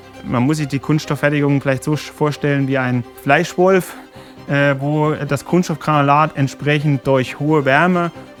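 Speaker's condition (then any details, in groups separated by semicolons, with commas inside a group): No condition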